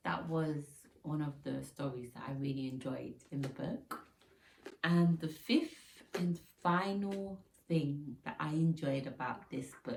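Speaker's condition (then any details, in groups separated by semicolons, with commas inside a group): No condition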